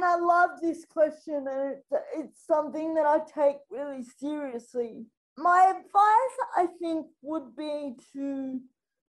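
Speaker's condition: Spastic quadriplegic cerebral palsy; from being born three months premature, full-time electric wheelchair user

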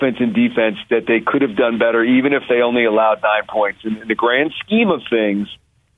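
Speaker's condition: No condition

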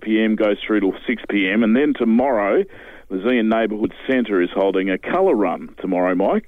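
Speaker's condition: No condition

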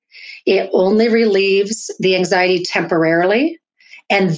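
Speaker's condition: No condition

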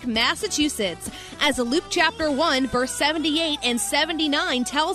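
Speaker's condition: No condition

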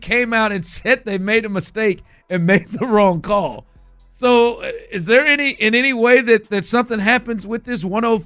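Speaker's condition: No condition

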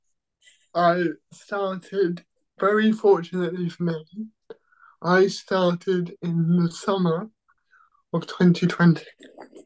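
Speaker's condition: Cerebral palsy

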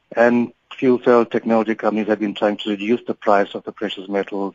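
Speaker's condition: No condition

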